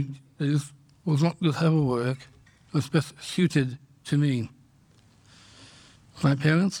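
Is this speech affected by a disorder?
Yes: Down syndrome; congenital.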